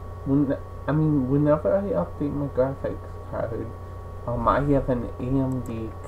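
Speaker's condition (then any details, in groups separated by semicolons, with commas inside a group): Cerebral palsy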